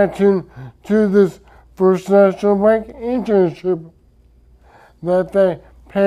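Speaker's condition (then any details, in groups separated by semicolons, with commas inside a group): Traumatic brain injury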